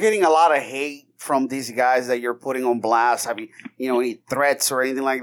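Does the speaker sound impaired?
No.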